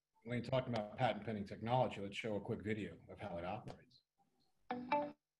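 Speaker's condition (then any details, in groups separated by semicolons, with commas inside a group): No condition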